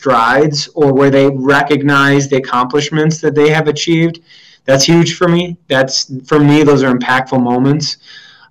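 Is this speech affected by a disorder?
No.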